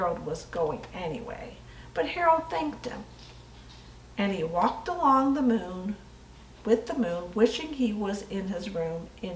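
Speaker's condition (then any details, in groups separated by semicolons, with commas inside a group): No condition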